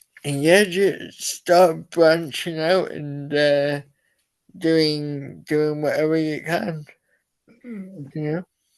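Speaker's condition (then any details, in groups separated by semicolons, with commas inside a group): Cerebral palsy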